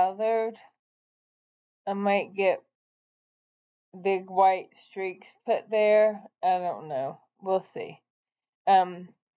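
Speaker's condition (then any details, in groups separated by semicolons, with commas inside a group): ALS; PEG feeding tube; expects losing speech, considering eye-gaze device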